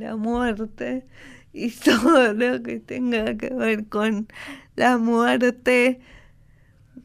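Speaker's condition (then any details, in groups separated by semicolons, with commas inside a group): Cerebral palsy; from birth, two respiratory arrests at birth, second at 12 hours, oxygen deprivation, brain injury affecting motor function; manner of speaking and moving affected, prompting others' prejudice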